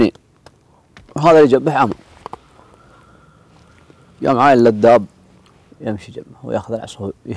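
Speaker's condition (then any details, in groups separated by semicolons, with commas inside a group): No condition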